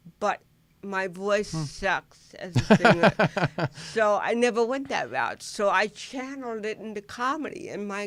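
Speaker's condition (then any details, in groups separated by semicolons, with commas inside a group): Cerebral palsy; lifelong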